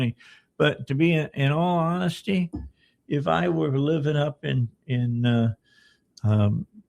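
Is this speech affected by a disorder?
No.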